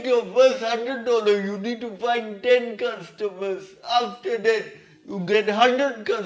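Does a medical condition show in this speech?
Yes: cerebral palsy.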